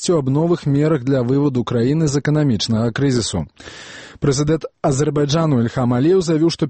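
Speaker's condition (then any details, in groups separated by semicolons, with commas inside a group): No condition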